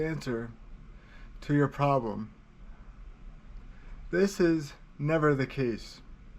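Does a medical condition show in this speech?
Yes: cerebral palsy, spastic.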